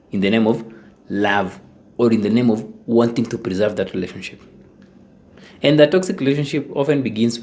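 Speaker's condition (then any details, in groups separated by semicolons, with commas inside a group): No condition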